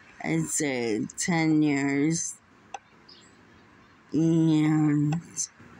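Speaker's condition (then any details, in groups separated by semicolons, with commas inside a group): Muscular dystrophy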